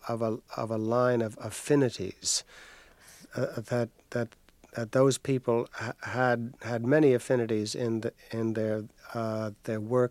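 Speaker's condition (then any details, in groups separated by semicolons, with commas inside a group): Stutter; repeated sounds, repeated words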